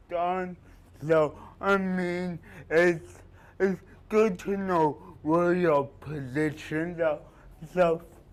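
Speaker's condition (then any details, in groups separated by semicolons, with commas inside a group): Cerebral palsy; speech impediment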